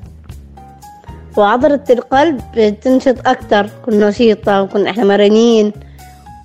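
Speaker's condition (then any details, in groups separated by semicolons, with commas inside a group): Down syndrome; present from birth, born premature, heart stopped at birth, on devices and breathing machine as newborn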